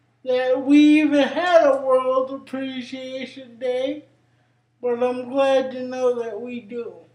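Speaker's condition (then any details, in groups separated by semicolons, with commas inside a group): Cerebral palsy; brain injury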